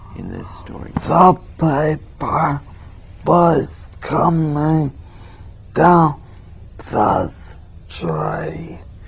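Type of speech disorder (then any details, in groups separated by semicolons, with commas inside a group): Spastic dysarthria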